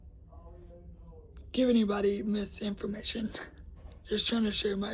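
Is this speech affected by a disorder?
Yes: cerebral palsy; uses a wheelchair.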